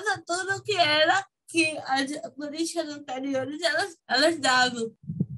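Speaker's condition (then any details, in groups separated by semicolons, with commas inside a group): Cerebral palsy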